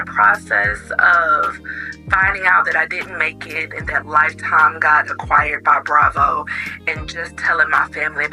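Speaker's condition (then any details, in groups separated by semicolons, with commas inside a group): No condition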